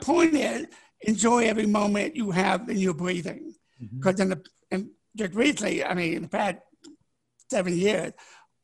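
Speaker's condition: Deafness, born deaf; could not speak until age ten

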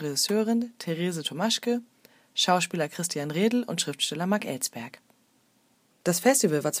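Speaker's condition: No condition

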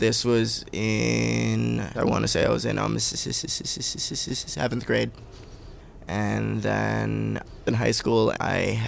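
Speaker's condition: Stutter; stuttering throughout interview, enough to lengthen recording, partly edited out, some kept in; repeated sounds, prolonged sounds

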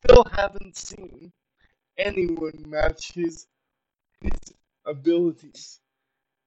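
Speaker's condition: Cerebral palsy; very poor balance

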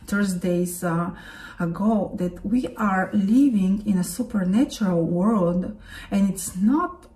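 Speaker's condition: No condition

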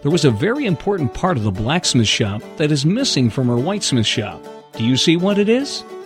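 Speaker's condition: No condition

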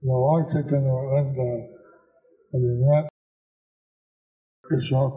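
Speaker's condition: Stroke with facial paralysis; half of face paralyzed

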